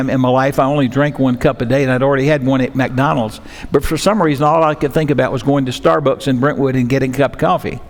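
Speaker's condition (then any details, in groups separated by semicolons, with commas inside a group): No condition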